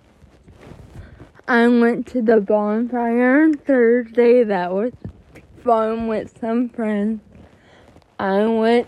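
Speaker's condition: Cerebral palsy; more jerking in class

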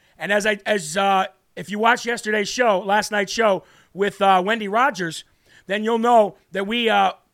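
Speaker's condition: No condition

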